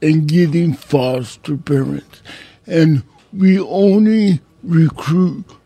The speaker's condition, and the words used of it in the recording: Cerebral palsy. Well, obviously, I have a disability. I'm not drunk.